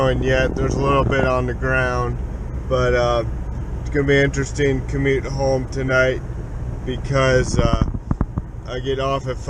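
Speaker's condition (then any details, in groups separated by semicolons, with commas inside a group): Cerebral palsy; spastic, affects walking and legs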